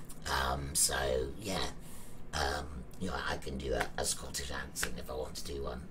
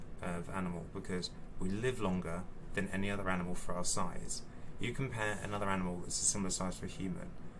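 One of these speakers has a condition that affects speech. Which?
The first: laryngectomy; laryngectomy for thyroid cancer, trachea partly removed, neck stoma valve; terminal stage 4 cancer, radiotherapy, radioiodine, three surgeries; breathes through neck, presses valve to speak, swallowing trouble, mucus.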